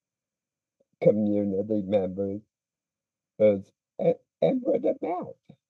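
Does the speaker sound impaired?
Yes: speech impediment.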